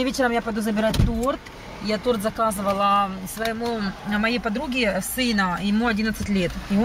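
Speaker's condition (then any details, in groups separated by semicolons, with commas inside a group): No condition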